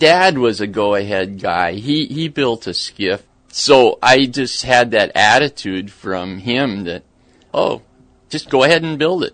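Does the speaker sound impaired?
No.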